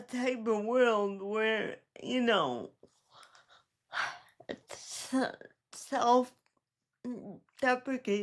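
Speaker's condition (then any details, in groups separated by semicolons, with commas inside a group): Cerebral palsy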